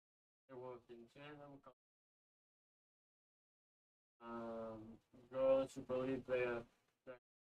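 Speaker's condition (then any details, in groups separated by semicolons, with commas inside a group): Tongue cancer surgery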